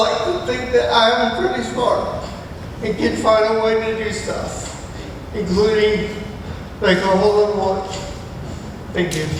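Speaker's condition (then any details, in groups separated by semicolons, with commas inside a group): Cerebral palsy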